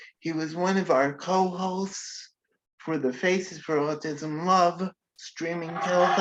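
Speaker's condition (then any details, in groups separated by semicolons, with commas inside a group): Cerebral palsy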